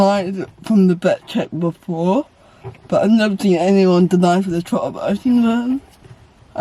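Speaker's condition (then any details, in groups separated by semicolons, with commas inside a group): Cerebral palsy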